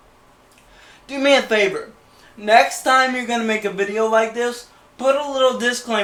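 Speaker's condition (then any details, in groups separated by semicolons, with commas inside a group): Cerebral palsy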